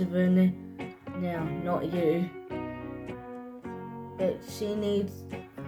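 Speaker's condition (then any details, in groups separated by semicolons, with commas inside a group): Cerebral palsy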